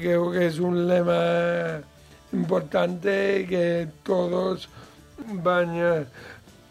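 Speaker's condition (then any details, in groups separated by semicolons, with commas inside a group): Cerebral palsy; mild, lesser degree of disability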